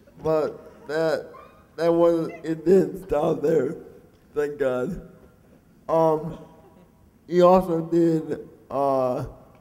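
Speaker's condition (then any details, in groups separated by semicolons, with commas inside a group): Cerebral palsy; mixed quadriplegic type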